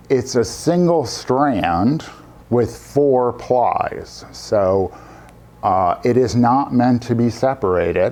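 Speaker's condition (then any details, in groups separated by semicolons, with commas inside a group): No condition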